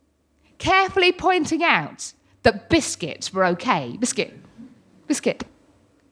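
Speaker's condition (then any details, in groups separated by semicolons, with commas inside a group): Tourette syndrome; tics since childhood, vocal and motor tics, uses wheelchair; frequent vocal tics, hedgehog, cats, obscene tics, full speech loss during fits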